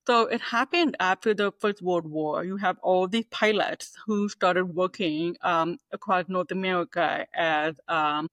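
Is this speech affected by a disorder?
Yes: deafness, 98% hearing loss; deaf since childhood, hearing aid user, no cochlear implant, oral training as child; age 43, audiologist called her perfect cochlear implant candidate, harder to understand speech than when younger; communicates primarily through oral speech, knows little sign language, removes hearing aids after noisy days.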